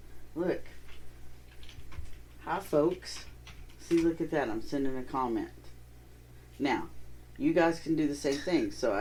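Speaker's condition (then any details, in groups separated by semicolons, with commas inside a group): No condition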